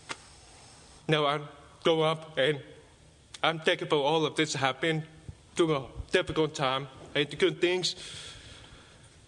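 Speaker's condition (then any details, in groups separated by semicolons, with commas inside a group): Deafness; speaks, understood by most people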